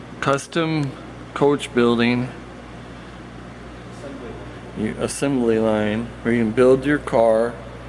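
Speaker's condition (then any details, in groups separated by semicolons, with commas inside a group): No condition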